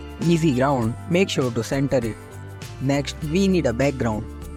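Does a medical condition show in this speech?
No.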